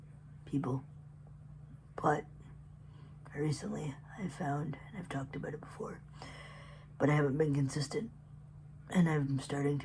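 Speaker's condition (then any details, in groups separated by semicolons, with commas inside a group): Cerebral palsy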